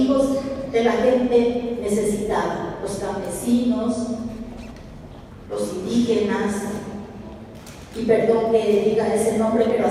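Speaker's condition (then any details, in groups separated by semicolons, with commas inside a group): No condition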